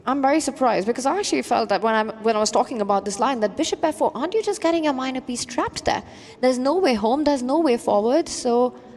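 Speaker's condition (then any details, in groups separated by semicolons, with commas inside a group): No condition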